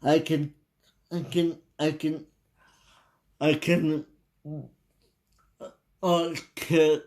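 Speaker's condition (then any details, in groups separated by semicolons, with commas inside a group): Cerebral palsy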